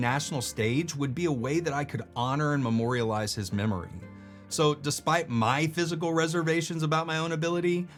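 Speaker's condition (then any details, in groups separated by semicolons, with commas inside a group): No condition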